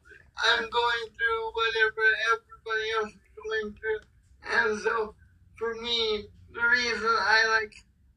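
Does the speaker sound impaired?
Yes: cerebral palsy; paired with able-bodied athletes for races through Ambulance Angels of Oklahoma.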